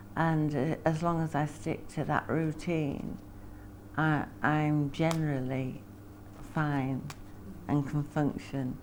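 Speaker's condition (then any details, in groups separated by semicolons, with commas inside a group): Parkinson's disease; had speech therapy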